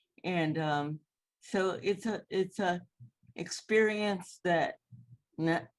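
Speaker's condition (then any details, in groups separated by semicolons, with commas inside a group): Cerebral palsy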